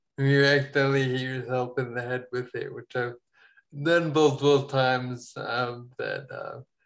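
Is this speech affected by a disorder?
Yes: ataxia; falls.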